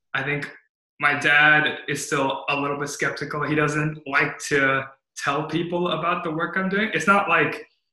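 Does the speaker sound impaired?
Yes: stuttering; formerly covert, childhood onset, father stuttered, speech therapists at Monta Vista High School, braces for tooth gap did not help; still stutters, acceptance-based approach, found stuttering community at 18, asks listeners to let him finish; blocks, at times seemingly fluent, stutters in interviews; here prolonged sounds.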